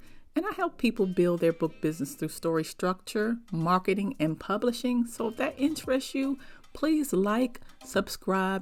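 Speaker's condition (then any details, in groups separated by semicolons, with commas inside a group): No condition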